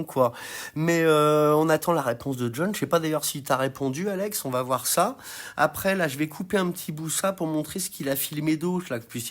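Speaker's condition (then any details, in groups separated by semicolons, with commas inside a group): No condition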